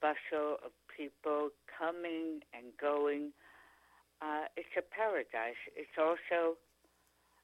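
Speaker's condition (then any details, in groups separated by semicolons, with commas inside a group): Tongue cancer; after surgery could not speak or swallow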